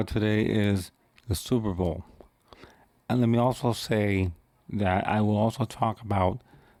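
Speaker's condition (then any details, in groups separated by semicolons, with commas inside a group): Cerebral palsy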